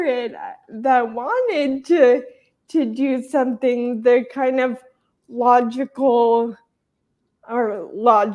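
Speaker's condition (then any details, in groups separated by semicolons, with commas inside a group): Traumatic brain injury; still slows things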